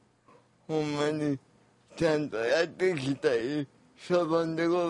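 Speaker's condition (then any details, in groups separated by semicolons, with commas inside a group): Cerebral palsy; wheelchair user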